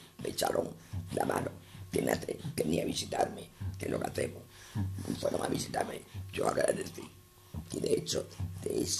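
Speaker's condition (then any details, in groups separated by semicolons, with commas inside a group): Total laryngectomy; laryngeal cancer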